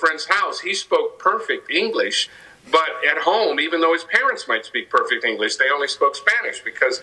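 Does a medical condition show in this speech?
No.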